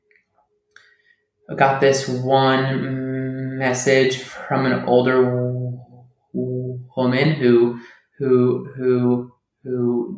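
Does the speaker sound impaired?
Yes: stuttering; not caused by nervousness; stutters openly; learning to let it out; here repeated words, prolonged sounds.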